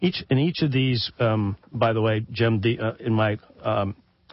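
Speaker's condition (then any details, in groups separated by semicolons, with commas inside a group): No condition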